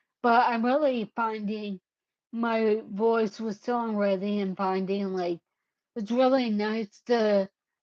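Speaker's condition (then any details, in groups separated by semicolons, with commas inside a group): Cerebellar ataxia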